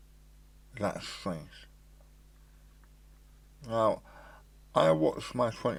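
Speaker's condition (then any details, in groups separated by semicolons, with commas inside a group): Stage 4 tongue cancer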